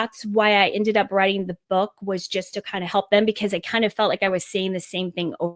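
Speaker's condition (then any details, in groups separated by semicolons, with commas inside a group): No condition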